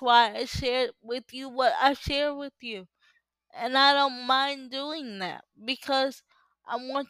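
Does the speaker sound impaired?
Yes: cerebral palsy; uses power wheelchair.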